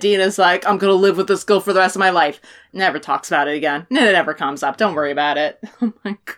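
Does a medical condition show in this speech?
No.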